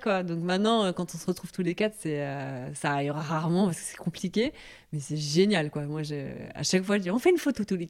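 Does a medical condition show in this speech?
No.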